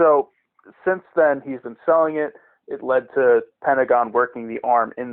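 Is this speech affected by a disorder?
No.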